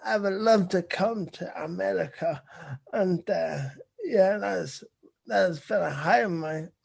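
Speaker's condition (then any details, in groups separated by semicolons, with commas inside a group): Cerebral palsy; visible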